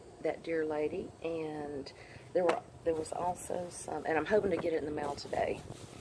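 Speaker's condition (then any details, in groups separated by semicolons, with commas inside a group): No condition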